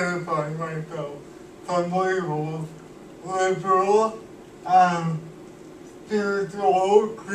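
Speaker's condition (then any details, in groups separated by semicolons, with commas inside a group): Cerebral palsy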